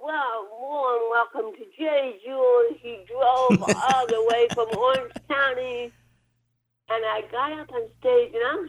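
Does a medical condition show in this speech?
Yes: cerebral palsy; diagnosed at 18 months at UCLA pediatrics.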